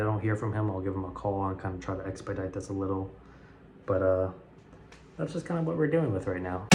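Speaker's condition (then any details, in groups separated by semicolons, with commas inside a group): No condition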